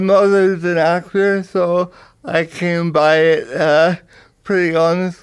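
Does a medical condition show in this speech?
Yes: cerebral palsy; power wheelchair user, personal support worker 6 hours weekly, mother toilets, washes, cooks, dresses, drives.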